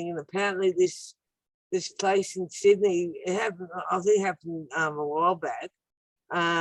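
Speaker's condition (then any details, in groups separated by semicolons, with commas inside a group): Acquired brain injury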